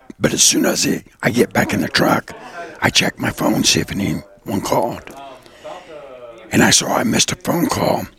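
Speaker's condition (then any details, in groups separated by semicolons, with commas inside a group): Throat cancer survivor; cancer beaten; raspy voice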